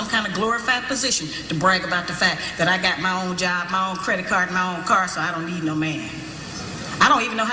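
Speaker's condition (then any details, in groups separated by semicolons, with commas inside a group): No condition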